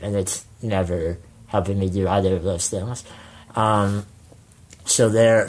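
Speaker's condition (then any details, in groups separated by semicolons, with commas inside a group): Spinal muscular atrophy; congenital, wheelchair for most of life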